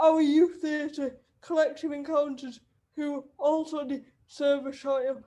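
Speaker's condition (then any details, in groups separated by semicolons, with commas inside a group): Cerebral palsy; wheelchair user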